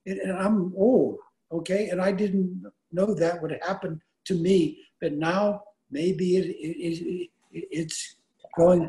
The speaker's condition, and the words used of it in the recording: Aphasia. And I said, well, you know, I have aphasia.